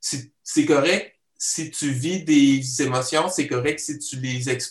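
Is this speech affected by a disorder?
Yes: stuttering; genetic and neurological; stutters in daily life, partial control keeps spontaneity, full control would need changed voice; here repeated sounds.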